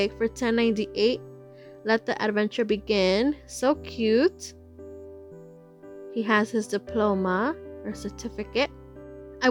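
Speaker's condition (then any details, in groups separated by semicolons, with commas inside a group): No condition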